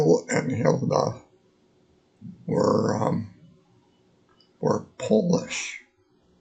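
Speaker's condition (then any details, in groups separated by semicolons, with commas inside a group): Multiple sclerosis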